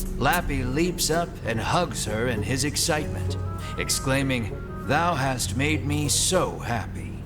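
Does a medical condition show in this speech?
No.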